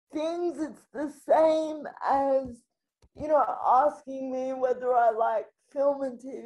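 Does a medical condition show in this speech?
Yes: spastic quadriplegic cerebral palsy; affects all of daily life.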